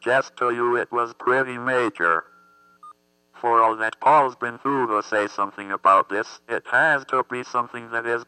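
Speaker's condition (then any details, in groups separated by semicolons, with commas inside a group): Athetoid cerebral palsy; speech therapist Judy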